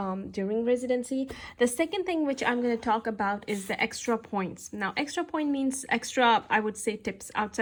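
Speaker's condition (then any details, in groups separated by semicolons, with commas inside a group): No condition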